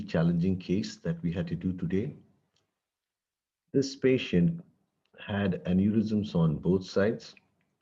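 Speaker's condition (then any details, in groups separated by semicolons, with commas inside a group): No condition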